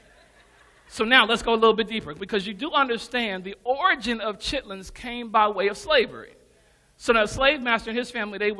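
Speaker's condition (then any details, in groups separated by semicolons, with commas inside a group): No condition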